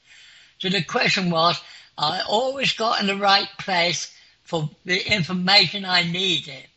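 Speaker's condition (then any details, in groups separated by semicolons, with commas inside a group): Clinically deaf; could not follow unfamiliar Suffolk slang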